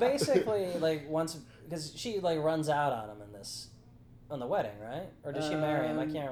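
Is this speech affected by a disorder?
No.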